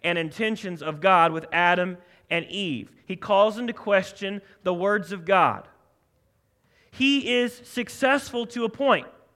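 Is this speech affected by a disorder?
No.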